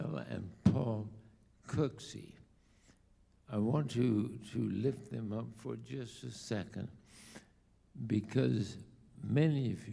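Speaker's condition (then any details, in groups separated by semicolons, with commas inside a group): ALS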